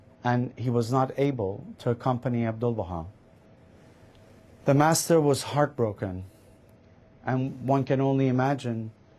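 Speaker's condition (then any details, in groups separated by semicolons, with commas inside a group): No condition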